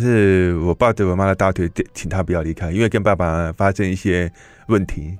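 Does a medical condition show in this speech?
Yes: hearing impairment.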